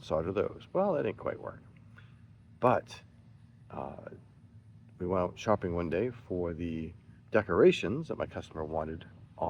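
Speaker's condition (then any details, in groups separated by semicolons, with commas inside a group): No condition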